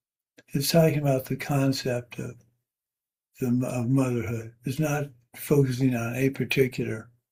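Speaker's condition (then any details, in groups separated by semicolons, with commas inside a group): Parkinson's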